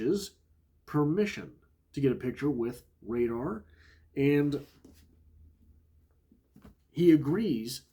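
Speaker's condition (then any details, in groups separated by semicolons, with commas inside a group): No condition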